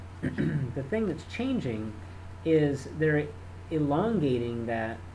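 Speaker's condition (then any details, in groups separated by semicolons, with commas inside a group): No condition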